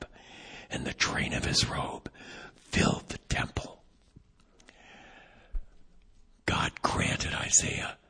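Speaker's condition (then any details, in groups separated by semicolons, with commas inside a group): Vocal cord paralysis, unilateral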